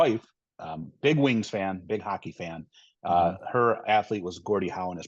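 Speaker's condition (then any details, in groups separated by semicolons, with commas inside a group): No condition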